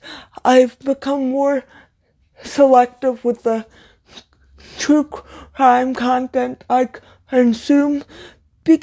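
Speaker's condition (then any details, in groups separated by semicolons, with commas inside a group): Cerebral palsy, severe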